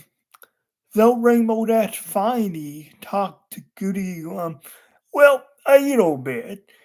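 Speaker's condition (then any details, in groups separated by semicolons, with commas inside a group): Cerebral palsy; wheelchair user, unable to walk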